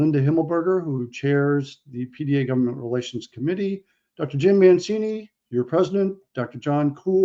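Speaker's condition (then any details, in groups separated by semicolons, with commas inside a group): No condition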